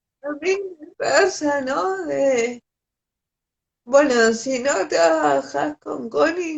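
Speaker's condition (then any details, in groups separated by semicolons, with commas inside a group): Cerebral palsy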